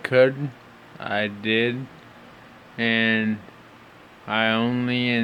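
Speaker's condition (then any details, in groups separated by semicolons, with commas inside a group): Brain injury (brain shearing); tracheostomy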